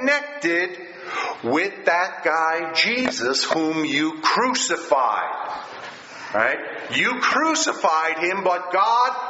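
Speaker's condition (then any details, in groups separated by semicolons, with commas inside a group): No condition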